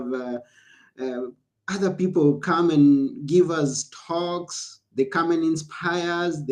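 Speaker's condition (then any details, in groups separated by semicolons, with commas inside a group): No condition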